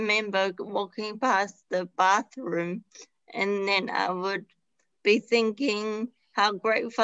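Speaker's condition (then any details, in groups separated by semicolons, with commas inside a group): Traumatic brain injury; car crash; years after car crash; relearned talking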